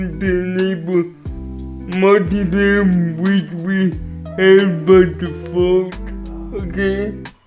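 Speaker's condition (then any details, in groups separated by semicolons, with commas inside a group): Cerebral palsy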